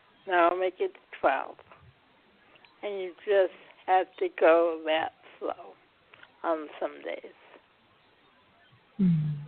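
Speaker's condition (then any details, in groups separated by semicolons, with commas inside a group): Cerebral palsy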